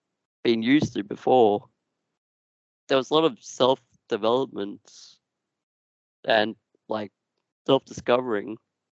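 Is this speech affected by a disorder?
Yes: Duchenne muscular dystrophy; genetic, progressive.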